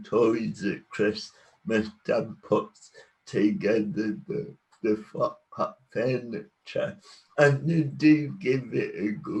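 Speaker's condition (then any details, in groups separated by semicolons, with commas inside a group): Cerebral palsy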